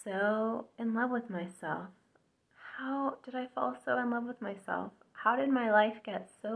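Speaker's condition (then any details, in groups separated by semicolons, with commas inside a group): No condition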